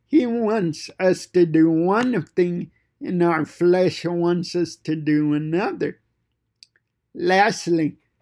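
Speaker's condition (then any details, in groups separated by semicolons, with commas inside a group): Cerebral palsy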